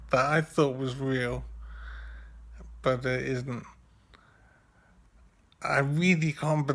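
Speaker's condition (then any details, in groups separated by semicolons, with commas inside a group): Brain injury; severe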